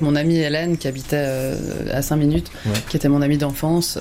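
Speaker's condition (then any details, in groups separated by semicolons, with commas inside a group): No condition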